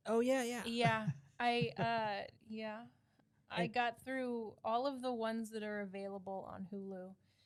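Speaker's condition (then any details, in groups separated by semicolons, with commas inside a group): No condition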